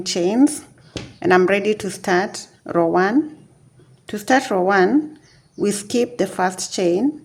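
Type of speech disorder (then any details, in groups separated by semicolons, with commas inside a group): None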